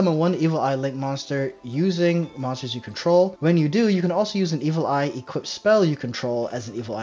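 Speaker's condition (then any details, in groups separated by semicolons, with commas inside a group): No condition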